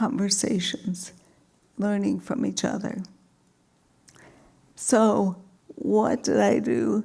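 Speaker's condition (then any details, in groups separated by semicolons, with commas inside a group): Multiple sclerosis; severe, progressive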